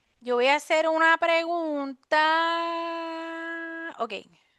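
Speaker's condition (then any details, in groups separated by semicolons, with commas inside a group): No condition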